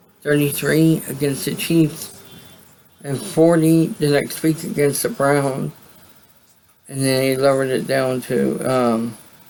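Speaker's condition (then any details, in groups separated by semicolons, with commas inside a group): Cerebral palsy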